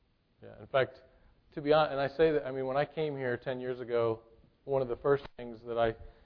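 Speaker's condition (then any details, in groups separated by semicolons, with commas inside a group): No condition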